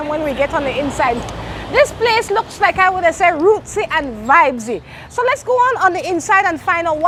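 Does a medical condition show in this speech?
No.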